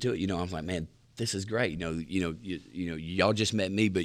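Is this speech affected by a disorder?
Yes: stuttering; longstanding, described as overcome, regarded as an asset in sales; stutter noticeable in conversation, speaks effectively as salesperson; here repeated sounds, repeated words.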